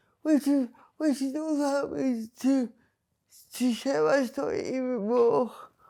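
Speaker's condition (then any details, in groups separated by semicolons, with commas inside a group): Cerebral palsy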